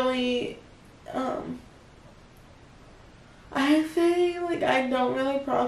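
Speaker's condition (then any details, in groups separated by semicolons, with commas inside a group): Cerebral palsy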